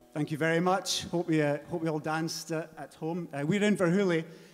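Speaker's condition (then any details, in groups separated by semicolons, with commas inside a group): No condition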